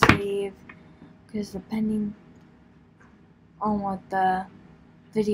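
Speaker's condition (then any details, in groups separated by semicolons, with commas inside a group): Cerebral palsy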